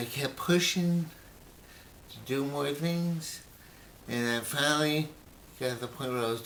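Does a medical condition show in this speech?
Yes: brain injury; memory greatly affected.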